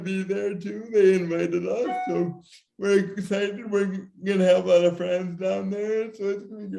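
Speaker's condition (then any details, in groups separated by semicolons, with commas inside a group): Cerebral palsy, severe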